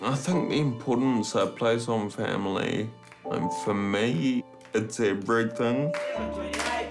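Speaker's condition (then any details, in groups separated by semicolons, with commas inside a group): Friedreich's ataxia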